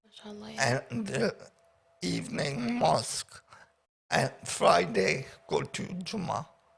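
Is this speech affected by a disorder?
Yes: paraplegia with essential tremor.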